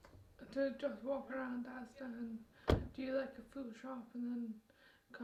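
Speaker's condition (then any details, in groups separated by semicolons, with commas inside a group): Motor neurone disease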